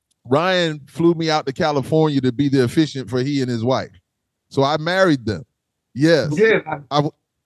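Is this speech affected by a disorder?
No.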